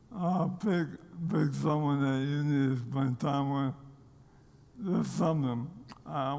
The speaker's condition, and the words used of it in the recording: ALS (motor neuron disease). Yet, I continue to lose things, such as my ability to speak clearly.